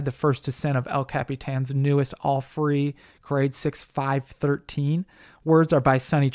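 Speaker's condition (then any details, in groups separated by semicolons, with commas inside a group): No condition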